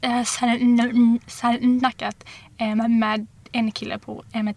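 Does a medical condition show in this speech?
Yes: stuttering; since childhood, hid stutter through teens, accepted only a few years ago, met other stutterers at 20 via Stamningsförbundet; openly stutters, stays in blocks until words come out; whole-word and part-word repetitions, blocks held through rather than avoided, sometimes exaggerates stutter; here repeated sounds, prolonged sounds.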